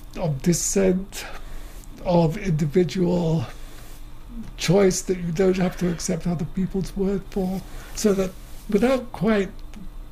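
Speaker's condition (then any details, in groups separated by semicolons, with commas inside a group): Motor neuron disease; still able to speak, lack of breath, swallowing easily goes the wrong way, phlegm in throat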